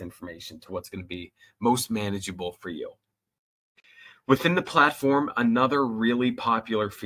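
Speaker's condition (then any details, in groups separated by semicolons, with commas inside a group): No condition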